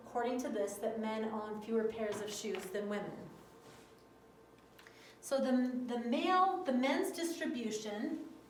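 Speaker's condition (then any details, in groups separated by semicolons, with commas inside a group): No condition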